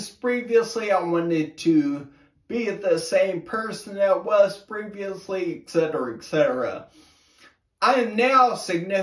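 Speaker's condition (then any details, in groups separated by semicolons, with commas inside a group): Brain injury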